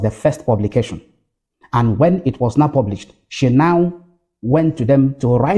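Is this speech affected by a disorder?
No.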